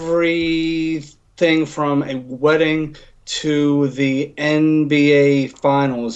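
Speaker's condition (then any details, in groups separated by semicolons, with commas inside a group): Stuttering; covert stuttering, hidden for years, struggled with speech since early years; went back to speech therapy as adult, now open about stuttering, National Stuttering Association member since 2006; stuttered badly when nervous or anxious, sometimes only mild, avoided speaking roles, chose behind-camera work; prolonged sounds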